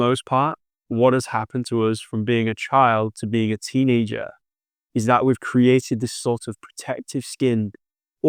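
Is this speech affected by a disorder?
No.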